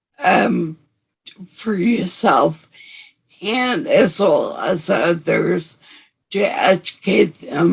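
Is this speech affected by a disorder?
Yes: severe anoxic brain injury; severe, wheelchair.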